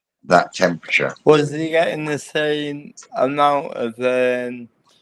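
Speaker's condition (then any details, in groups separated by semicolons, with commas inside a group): Cerebral palsy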